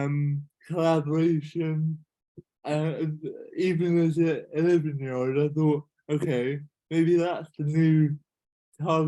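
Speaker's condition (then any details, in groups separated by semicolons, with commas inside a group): Cerebral palsy; cerebral palsy, affects hands, types with two index fingers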